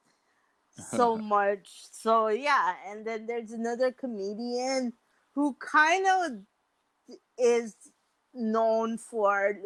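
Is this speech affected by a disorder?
Yes: mild cerebral palsy.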